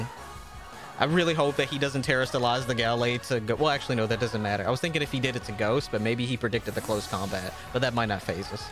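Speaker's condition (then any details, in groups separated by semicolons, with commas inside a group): No condition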